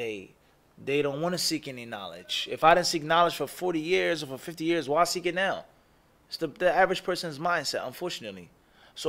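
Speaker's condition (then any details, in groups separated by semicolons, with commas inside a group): No condition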